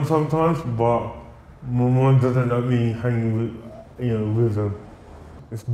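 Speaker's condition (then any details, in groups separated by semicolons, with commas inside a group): Cerebral palsy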